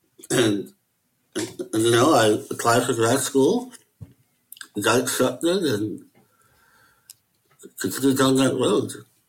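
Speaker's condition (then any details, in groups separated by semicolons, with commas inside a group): Möbius syndrome; lifelong rare disability, no facial expressions, no facial nerve control, cannot smile or frown, affects hearing and eyesight; incomplete lip closure, certain letters hard to pronounce, not understood by everybody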